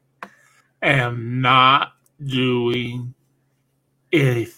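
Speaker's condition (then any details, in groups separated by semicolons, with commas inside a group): Speech impediment; exact professional term not known to speaker; high on edibles eaten as breakfast; speech hard for co-host to understand, speaker rejects mush mouth label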